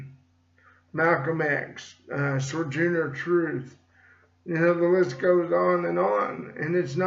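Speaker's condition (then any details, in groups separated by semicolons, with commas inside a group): Cerebral palsy; slight speech impediment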